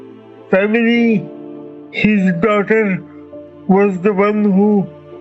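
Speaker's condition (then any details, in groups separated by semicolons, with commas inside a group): Cerebral palsy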